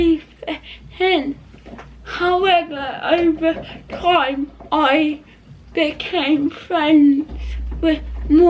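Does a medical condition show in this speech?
Yes: cerebral palsy; not quadriplegic.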